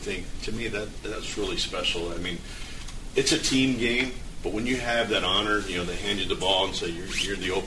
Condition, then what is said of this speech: None; typical speech.